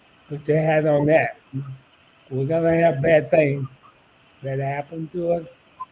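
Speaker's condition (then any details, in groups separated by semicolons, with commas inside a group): ALS; about eight years since diagnosis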